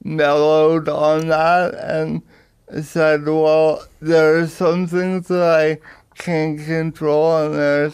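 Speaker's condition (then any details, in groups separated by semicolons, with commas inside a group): Cerebral palsy; power wheelchair user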